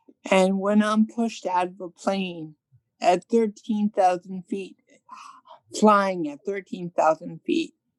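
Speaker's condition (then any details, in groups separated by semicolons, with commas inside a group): Cerebral palsy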